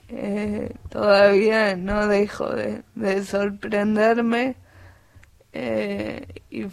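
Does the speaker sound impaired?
Yes: cerebral palsy; cerebral palsy from birth, respiratory arrest at birth and again at 12 hours, acquired language; not getting stuck at all at this moment per host; answer formed in head but hard to get out, needs waiting.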